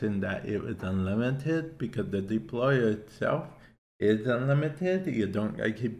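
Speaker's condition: Cerebral palsy; affects speech to an extent

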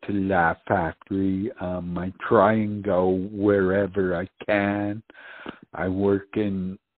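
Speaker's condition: Speech impediment; uncoordinated movement

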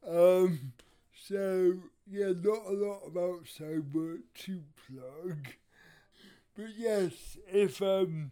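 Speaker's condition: Cerebral palsy; wheelchair user

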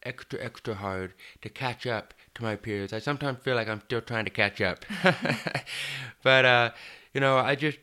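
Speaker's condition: Deafness, hard of hearing; 12 years of intense speech therapy, had to learn how to talk, holds normal dialogue

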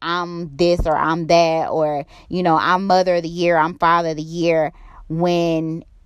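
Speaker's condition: No condition

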